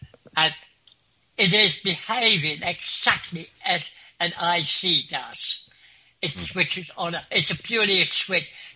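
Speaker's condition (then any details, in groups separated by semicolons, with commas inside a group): Clinically deaf; clinically deaf since school age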